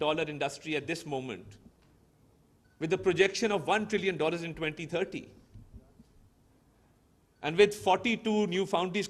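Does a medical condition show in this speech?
No.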